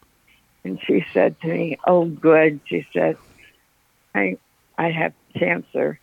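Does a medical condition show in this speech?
Yes: Parkinson's; recent onset, uses elevator at home, staff provide daily care.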